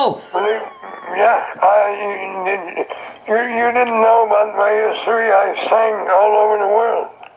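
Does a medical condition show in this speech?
Yes: throat cancer.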